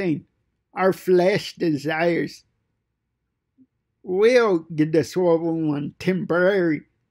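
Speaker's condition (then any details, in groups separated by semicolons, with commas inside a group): Cerebral palsy; fine motor impairment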